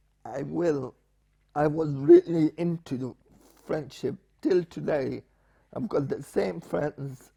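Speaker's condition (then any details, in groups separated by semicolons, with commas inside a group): Spastic paraplegia with essential tremor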